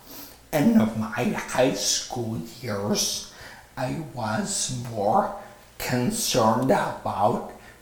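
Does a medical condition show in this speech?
Yes: stroke with paralyzed vocal cord; stroke at 35, craniotomy at Barnes Jewish Hospital, alphabet board early, left-hand writing; nearly 5 years post-stroke, 657+ hours outpatient therapy incl advanced speech therapy, runs without aids; speaks lower and slower, singing voice part lost, public speaking difficult.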